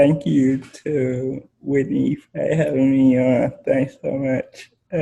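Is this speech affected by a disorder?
Yes: spastic quadriplegic cerebral palsy.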